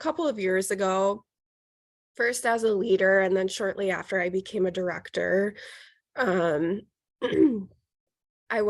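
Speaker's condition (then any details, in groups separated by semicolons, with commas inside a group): No condition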